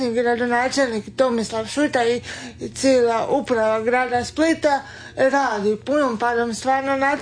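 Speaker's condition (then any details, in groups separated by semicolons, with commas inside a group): Cerebral palsy; does exercises at home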